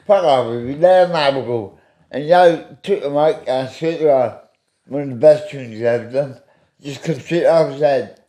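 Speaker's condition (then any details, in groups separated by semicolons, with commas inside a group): Medication-induced speech impediment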